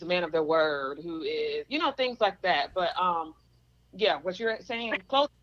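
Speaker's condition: No condition

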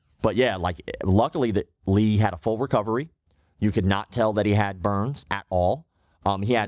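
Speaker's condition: Cleft lip and palate

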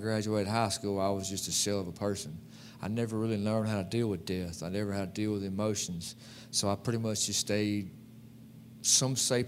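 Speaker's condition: No condition

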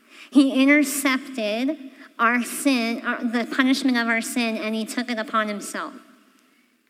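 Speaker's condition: Cleft palate; congenital, missing section of roof of mouth, jaws did not form correctly, reconstructive surgery at age 16; voice sounds different, half of voice vibrations go through nose, nasal resonance

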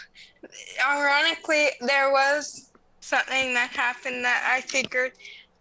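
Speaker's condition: Cerebral palsy; congenital spastic cerebral palsy, slowed brain-to-muscle signalling, uses walker and afos (ankle-foot orthoses) for walking; Crested Valley Therapeutic Riding Program, rides for therapy

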